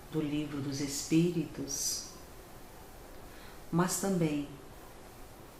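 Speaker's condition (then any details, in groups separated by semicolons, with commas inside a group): No condition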